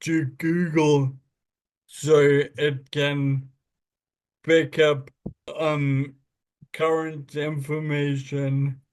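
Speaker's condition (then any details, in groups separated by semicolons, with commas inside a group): Friedreich's ataxia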